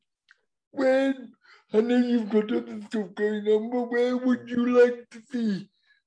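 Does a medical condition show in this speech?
Yes: cerebral palsy; present from birth, uses wheelchair for getting around; voice described as unusual.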